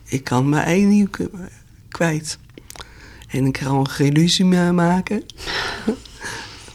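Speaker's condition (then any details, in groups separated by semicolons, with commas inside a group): Primary progressive aphasia; needs extra time to speak, difficulty expressing what to say, struggles in unexpected situations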